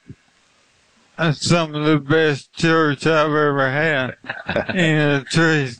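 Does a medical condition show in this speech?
Yes: ALS; limb-onset.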